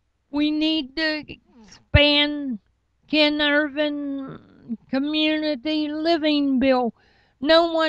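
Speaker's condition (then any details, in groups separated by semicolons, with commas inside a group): Cerebral palsy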